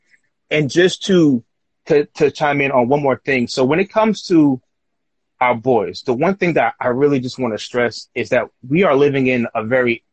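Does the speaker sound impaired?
Yes: stuttering; stutter since about age 4, severe kindergarten through high school and college, lung surgery for severe asthma; turning 36, self-rated stutter about 3 of 10, still audible; stutter reduced from 10 to 3 by self-retraining pitch and speaking rate; here repeated sounds.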